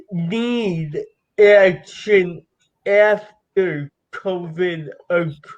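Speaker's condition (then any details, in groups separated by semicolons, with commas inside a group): Cerebral palsy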